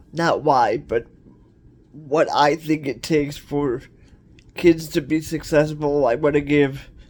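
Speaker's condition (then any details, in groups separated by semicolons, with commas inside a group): Cerebral palsy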